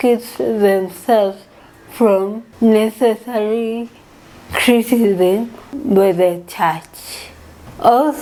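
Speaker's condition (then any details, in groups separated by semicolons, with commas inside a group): Cerebral palsy; from birth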